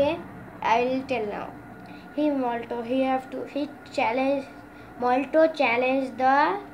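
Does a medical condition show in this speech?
No.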